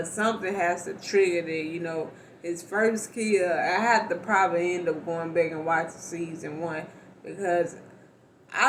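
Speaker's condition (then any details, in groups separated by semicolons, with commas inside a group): Cerebral palsy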